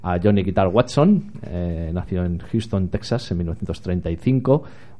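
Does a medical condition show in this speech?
No.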